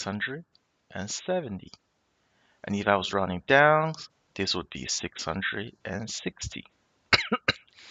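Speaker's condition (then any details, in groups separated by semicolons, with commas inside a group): No condition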